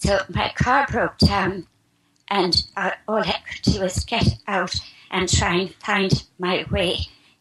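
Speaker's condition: Spasmodic dysphonia; about 3 years since onset, recent healing attributed to geopathic stress removal from apartment

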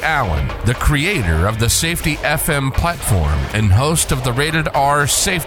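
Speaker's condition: No condition

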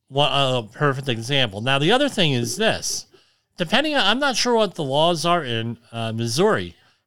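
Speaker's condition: Cleft lip and palate; has tinnitus

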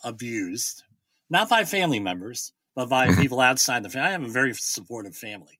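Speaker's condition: Bilateral cleft lip and palate; now able to hold conversation

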